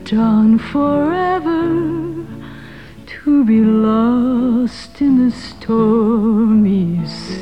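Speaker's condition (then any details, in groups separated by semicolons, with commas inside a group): No condition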